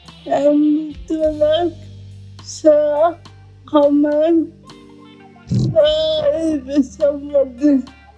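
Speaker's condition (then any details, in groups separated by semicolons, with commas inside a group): Cerebral palsy; since birth, premature, joints and limbs affected, surgeries; 27 years since birth; speech affected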